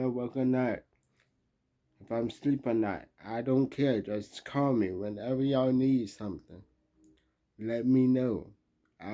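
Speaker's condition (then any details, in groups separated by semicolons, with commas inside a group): Traumatic brain injury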